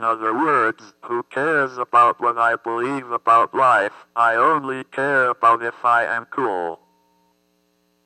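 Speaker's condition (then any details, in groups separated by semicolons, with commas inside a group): Athetoid cerebral palsy; couldn't express self first 6 years, family couldn't understand, speech therapist Judy, communication box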